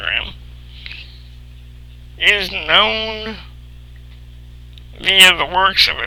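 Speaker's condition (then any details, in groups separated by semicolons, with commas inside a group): Cerebral palsy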